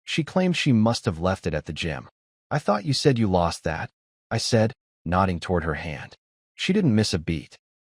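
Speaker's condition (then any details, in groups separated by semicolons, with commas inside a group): No condition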